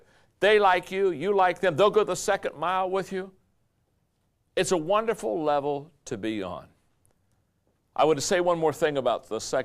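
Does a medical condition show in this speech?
No.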